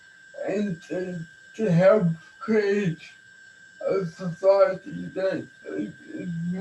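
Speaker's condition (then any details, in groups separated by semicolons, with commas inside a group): Cerebral palsy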